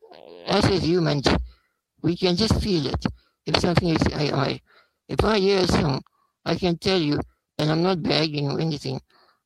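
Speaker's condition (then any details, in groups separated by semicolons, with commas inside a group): Spinal muscular atrophy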